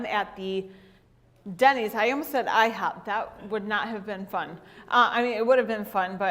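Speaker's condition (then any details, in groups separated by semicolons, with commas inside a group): No condition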